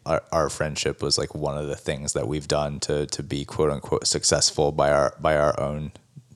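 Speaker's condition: No condition

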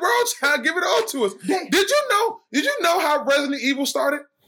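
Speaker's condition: No condition

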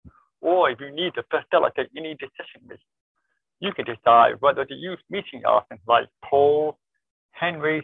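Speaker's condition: Deafness; born deaf, cochlear implant, relies on lip reading and visual media; hears okay with cochlear implant, still needs lip reading and captioning to follow online meetings

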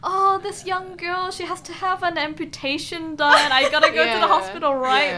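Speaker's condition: No condition

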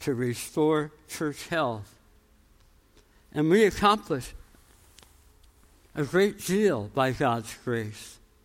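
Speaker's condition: Tongue cancer, jaw reconstruction

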